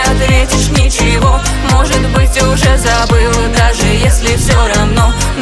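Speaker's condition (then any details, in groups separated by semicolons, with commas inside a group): No condition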